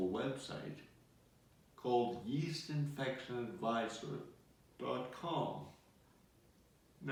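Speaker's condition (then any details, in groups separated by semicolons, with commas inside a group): Multiple sclerosis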